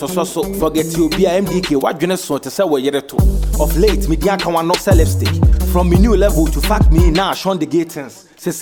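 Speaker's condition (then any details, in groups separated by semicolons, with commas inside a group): No condition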